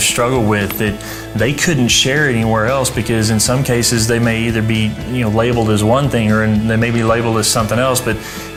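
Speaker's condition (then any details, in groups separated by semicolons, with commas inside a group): No condition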